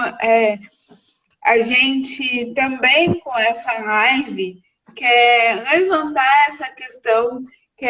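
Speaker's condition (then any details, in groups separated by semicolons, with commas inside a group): Cerebral palsy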